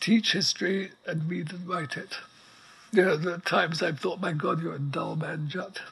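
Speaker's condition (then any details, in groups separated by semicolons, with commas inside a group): ALS; progressive neuromuscular illness, effectively quadriplegic, wheelchair six months after diagnosis, plastic nasal breathing pump; voice very weak, needs amplifier, breathing apparatus audible in background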